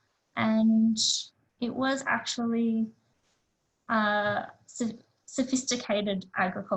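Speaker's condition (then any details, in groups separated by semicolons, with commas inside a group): No condition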